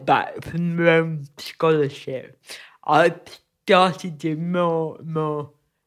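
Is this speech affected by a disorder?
Yes: cerebral palsy; cerebral palsy from birth, affects physical movement when making art, loses balance often, must move carefully.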